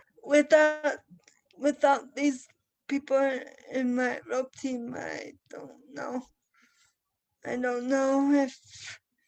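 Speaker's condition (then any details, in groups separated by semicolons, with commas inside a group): Cerebral palsy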